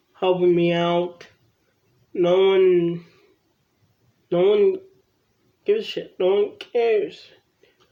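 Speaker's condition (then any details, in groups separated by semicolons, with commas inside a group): Cerebral palsy; from birth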